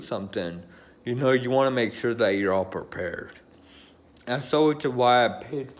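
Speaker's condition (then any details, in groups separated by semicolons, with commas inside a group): Friedreich's ataxia; electric wheelchair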